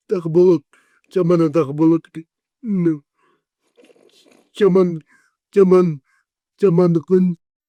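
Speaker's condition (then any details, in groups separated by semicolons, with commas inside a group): Cerebral palsy; 40 years with condition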